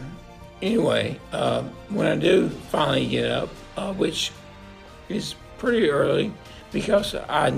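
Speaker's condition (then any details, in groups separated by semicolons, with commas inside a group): Multiple system atrophy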